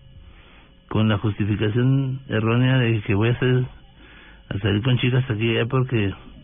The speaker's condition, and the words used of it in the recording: Parkinson's disease. Que me vieran, que, como tengo la voz ahora que a veces me tiembla, a veces mm.